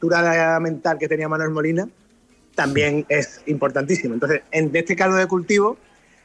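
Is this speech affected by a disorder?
No.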